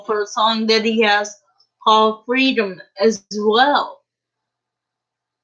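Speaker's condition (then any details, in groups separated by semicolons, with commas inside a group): Cerebral palsy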